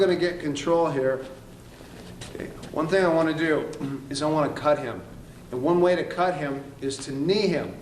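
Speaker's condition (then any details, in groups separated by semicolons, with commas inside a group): No condition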